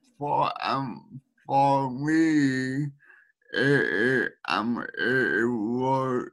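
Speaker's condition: Speech needing a translator

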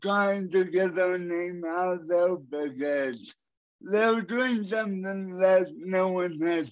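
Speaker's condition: Cerebral palsy; cerebral palsy from birth, 37 years with condition; walking distance much reduced compared with before, suspects condition is progressive

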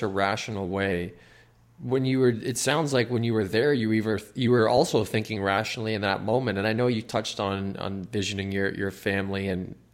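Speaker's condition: No condition

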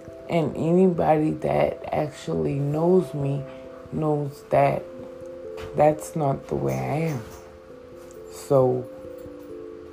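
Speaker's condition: Stroke with stutter; cannot move, hands not working, constant pain, physical therapy, not sleeping, caregiver Miss Priest gives medicines, meals; stutter now, linked by speaker to not sleeping

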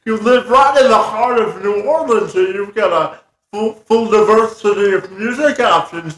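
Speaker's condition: Cerebral palsy; wheelchair user

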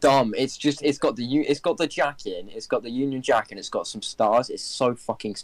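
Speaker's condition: No condition

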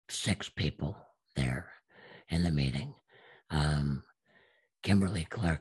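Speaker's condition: Absent vocal cords; speech therapist saw no hope

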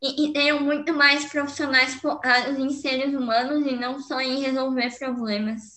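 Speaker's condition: Cleft lip and palate; long speech therapy

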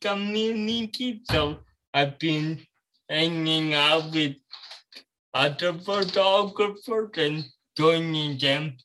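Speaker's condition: Cerebral palsy

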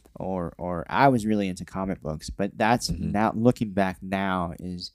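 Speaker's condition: Cleft lip and palate

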